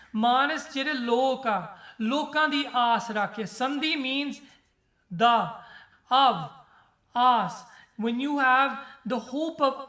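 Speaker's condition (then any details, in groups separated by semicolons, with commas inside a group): No condition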